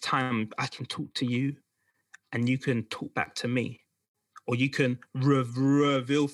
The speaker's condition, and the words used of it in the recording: Stuttering. And I have a stammer, and when you stammer, you're trying to get a word out, but there's all these other sounds which come out before that word.